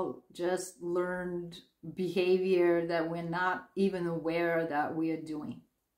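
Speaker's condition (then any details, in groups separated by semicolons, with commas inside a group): No condition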